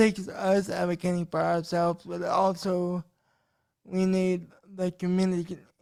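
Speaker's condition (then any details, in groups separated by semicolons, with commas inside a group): Cerebral palsy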